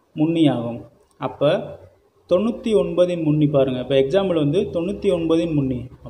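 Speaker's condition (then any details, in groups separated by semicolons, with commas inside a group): No condition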